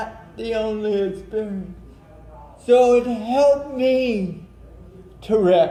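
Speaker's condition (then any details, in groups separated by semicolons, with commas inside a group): Cerebral palsy; since birth, brain damage at birth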